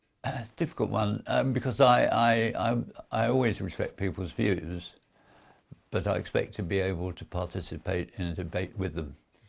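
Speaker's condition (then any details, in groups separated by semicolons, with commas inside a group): Motor neurone disease; final days of life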